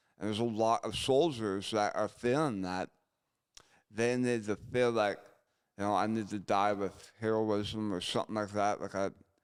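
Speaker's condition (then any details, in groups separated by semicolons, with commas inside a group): Gunshot injury to chin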